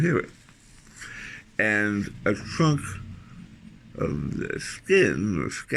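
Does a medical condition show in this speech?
Yes: tongue cancer surgery, tongue graft.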